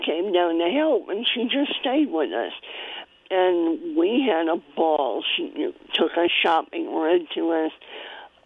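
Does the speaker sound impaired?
Yes: cleft palate; congenital cleft palate, born with it; in early childhood had to be fed with a spoon.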